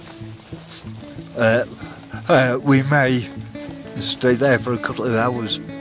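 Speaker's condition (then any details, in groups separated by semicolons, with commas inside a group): Cerebral palsy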